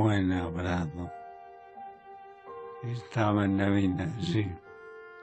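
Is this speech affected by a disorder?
Yes: ALS; late stage, near death.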